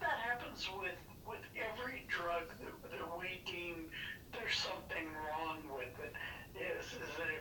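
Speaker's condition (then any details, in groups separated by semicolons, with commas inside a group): Parkinson's disease; not all symptoms relieved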